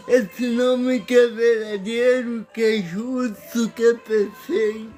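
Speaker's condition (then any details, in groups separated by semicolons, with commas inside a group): Paralysis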